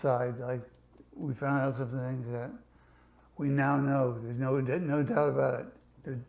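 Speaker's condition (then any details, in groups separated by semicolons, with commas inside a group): Parkinson's; affects hands, left worse than right; diagnosed 4 years ago, unable to run or exercise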